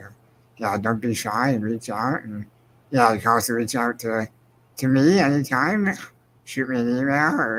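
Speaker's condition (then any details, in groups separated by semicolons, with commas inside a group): Spinal muscular atrophy; progressive, wheelchair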